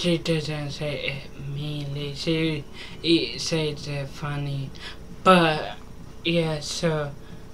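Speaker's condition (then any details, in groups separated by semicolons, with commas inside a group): Mild cerebral palsy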